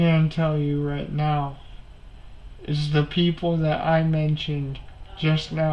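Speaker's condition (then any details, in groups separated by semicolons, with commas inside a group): Cerebral palsy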